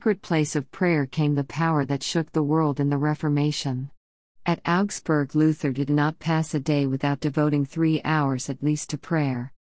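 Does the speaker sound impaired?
No.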